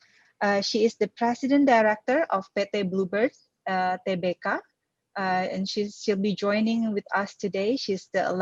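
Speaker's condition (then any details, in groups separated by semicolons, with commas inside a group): No condition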